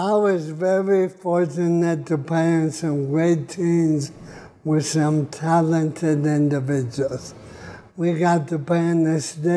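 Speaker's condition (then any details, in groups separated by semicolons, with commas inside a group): ALS (Lou Gehrig's disease)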